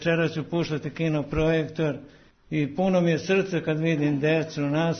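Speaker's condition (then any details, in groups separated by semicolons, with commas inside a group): Parkinson's disease; illness not noticeable on radio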